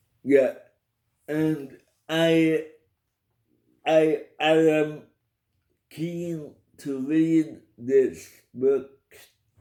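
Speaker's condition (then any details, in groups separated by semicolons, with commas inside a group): Cerebral palsy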